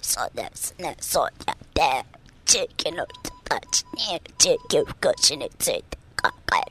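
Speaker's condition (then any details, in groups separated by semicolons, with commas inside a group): Myasthenia gravis; ventilator since age 26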